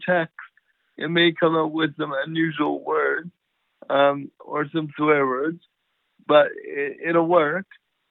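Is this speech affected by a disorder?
Yes: cerebral palsy; from birth, lifelong, power wheelchair, cannot walk, only left hand usable; uses voice very well, Siri voice texting on iPhone works with practice, sometimes misrecognized words.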